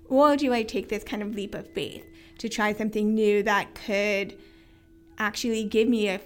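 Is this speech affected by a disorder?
Yes: hearing loss with cochlear implants; bilateral cochlear implants, first implant at age 18, not born deaf, born with some hearing, formerly FM systems with hearing aids; many years with bilateral cochlear implants, more disabled when implants malfunction; pretty good speech and listening comprehension in childhood, kept on speech path.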